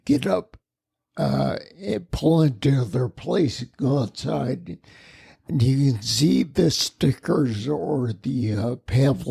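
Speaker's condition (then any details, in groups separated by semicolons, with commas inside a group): Spinocerebellar ataxia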